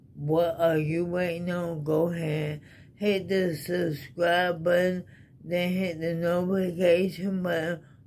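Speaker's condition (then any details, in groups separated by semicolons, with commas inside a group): ALS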